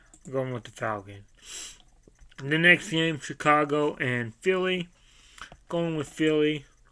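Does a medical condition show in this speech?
Yes: cerebral palsy.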